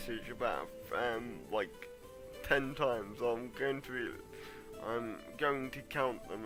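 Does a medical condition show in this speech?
Yes: cerebral palsy.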